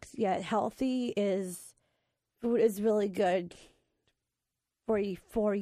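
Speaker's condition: Down syndrome

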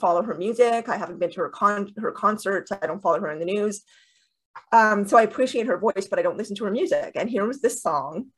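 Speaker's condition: Deafness with cochlear implants

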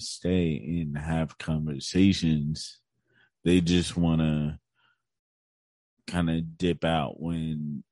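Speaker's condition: Cerebral palsy; cognition unaffected

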